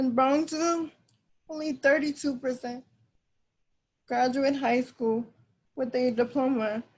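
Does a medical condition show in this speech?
Yes: cerebral palsy.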